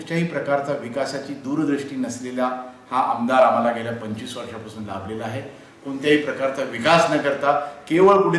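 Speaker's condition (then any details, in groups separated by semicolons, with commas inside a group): No condition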